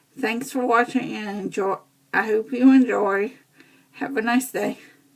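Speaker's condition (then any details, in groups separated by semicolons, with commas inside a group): Cerebral palsy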